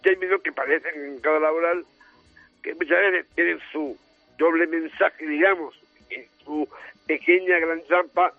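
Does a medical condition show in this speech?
Yes: Down syndrome.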